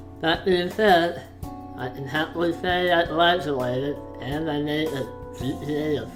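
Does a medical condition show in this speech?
Yes: facial palsy; lifelong speech impediment, cannot speak properly.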